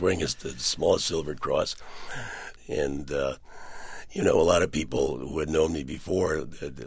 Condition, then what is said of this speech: Laryngectomy. Should we explain your voice, by the way?